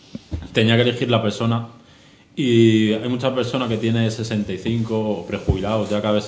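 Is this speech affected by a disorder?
No.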